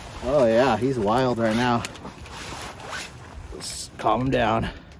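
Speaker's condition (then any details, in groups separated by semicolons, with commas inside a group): No condition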